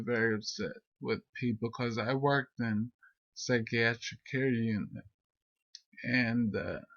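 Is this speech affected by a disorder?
Yes: multiple sclerosis; rambling speech.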